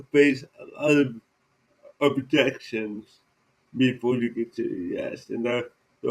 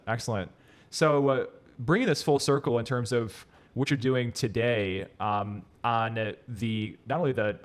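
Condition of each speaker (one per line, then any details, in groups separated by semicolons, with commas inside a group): Cerebral palsy; present from birth
No condition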